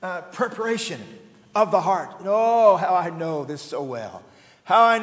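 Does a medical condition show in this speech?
No.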